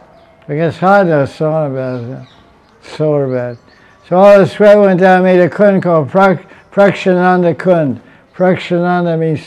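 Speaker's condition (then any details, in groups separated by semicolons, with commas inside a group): Deafness; fluent spoken lecture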